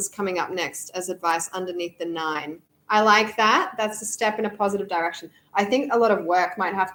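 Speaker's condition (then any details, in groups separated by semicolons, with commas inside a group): No condition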